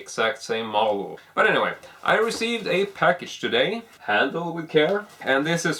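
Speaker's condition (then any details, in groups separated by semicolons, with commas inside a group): No condition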